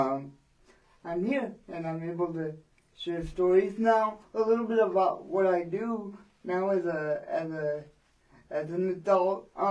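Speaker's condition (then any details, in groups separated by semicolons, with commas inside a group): Cerebral palsy; present from birth, premature birth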